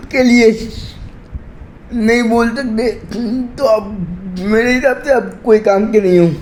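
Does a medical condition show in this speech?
Yes: cerebral palsy.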